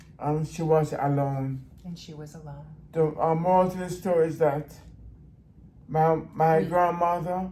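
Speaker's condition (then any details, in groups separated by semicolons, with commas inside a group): Brain injury; in brain injury rehab facility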